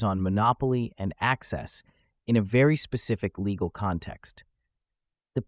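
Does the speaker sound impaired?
No.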